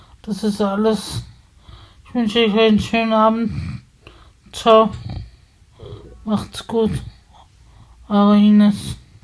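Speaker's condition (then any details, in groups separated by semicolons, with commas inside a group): Spasticity from birth; multiple sclerosis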